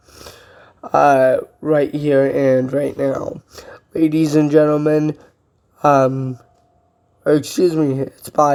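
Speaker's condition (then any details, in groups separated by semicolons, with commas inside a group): Cerebral palsy; from birth, walks with walker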